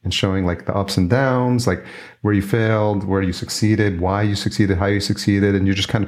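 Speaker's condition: No condition

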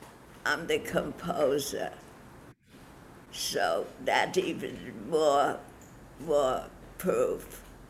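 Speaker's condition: Parkinson's disease; followed own path

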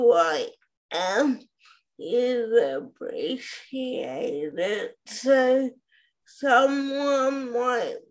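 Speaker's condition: Spastic quadriplegic cerebral palsy; some tightness in all four limbs, wheelchair user; in 40s, accidental spasm, hit host during recording; CP accent, sultry disability accent, listeners may need to listen closely

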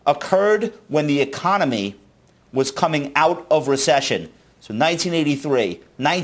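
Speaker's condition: No condition

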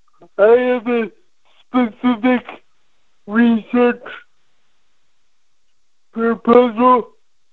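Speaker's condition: Cerebral palsy; muscles very stiff especially when nervous

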